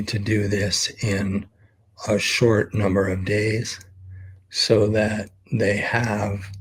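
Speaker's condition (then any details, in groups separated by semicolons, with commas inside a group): ALS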